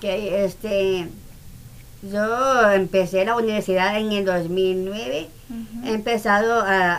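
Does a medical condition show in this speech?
Yes: Down syndrome.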